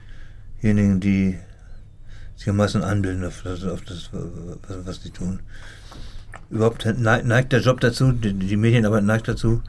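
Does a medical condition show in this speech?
Yes: Parkinson's disease; symptoms initially ignored, brainstem and movement affected, fine motor decline, shrinking handwriting; says speech, cognition and memory not affected by Parkinson.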